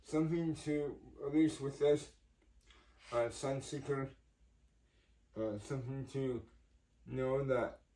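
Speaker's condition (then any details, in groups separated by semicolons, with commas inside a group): Cerebral palsy; tends to mess up words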